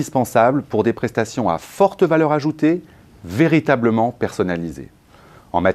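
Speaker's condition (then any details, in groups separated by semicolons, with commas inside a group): No condition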